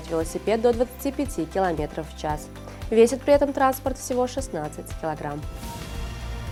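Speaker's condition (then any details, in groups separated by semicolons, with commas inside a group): No condition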